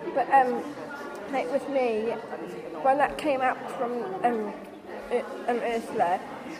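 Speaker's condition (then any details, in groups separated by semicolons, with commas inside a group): Down syndrome; learning disability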